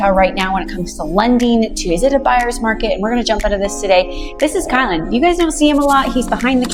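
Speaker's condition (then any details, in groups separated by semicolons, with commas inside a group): No condition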